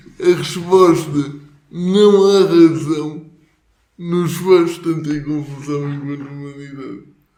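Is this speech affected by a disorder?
Yes: cerebral palsy; atypical speech, weekly speech therapy in childhood.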